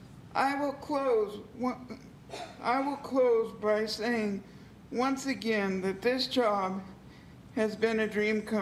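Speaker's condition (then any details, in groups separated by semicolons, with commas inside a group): Cerebral palsy; physical limitations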